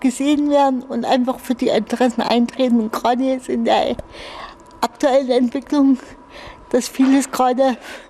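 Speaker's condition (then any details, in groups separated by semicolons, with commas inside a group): Infantile cerebral palsy, spastic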